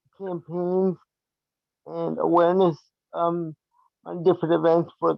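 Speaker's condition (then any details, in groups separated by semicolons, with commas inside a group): Cerebral palsy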